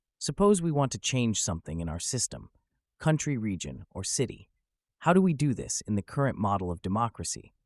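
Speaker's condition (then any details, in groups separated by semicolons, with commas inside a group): No condition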